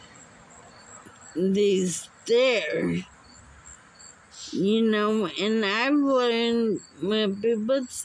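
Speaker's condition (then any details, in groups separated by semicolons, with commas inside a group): Muscular dystrophy; unable to walk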